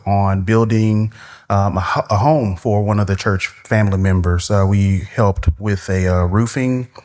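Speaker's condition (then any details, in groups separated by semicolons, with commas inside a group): No condition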